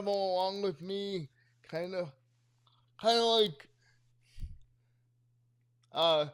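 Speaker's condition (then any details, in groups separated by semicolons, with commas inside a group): Cerebral palsy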